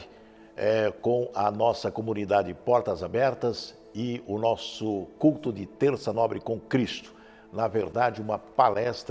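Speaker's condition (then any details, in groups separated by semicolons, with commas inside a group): No condition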